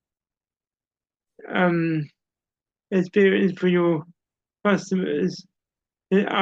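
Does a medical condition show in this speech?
Yes: cerebral palsy; audible speech impairment.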